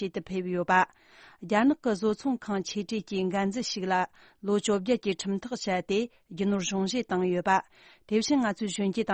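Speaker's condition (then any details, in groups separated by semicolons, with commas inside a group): No condition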